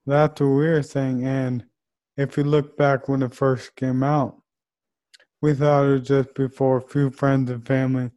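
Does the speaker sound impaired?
Yes: ALS; ALS diagnosed just before age 30, neurodegenerative motor neuron disease; voice banking in progress with Taylor, podcast recorded for future computerized voice; voice changed a little, some slurring, dictation differences, still understandable.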